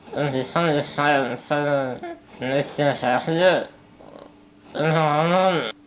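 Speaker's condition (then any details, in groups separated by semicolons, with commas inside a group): Spinal muscular atrophy type 1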